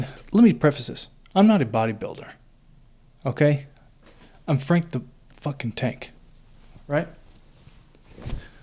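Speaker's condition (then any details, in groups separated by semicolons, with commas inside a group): No condition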